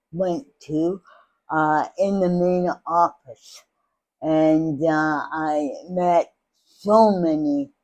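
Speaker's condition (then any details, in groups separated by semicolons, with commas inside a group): Cerebral palsy; speech impairment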